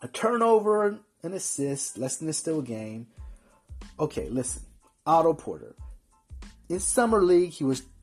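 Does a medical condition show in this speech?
No.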